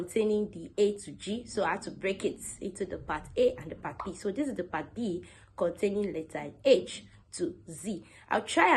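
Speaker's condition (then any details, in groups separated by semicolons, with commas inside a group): No condition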